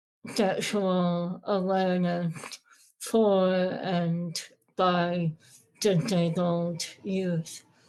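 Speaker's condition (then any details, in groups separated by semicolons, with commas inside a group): Moebius syndrome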